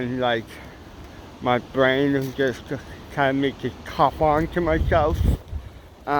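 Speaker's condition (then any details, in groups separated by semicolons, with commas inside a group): Cerebral palsy; mild, ataxic type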